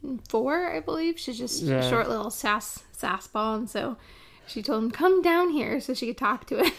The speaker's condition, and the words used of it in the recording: No condition.